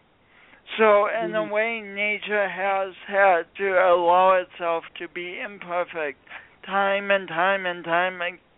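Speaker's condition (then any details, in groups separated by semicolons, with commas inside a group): Speech impediment from birth injury; speech impediment sounding unlike a regional accent, not a Midwestern accent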